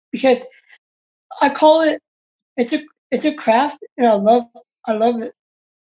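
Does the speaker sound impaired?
Yes: Down syndrome; congenital, present from birth; used cue cards when first presenting.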